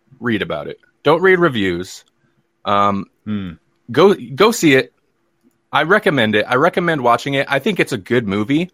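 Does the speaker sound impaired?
No.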